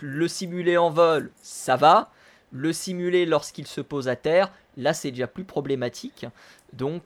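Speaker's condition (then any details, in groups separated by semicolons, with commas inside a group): No condition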